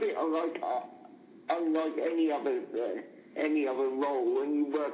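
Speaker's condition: Cerebral palsy; neurological condition, does not drive, needs support worker; needs extra support at work, slow typer, dictates to support worker, needs help to drive

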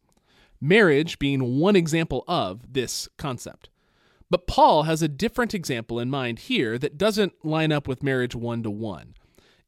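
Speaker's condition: No condition

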